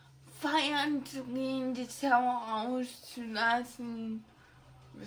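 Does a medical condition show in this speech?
Yes: ataxia; ataxia affecting hands and fingers.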